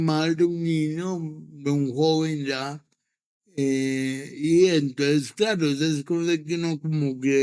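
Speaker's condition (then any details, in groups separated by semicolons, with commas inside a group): Cerebral palsy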